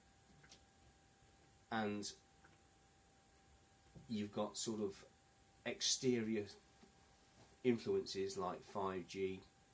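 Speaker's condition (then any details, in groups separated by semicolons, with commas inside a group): No condition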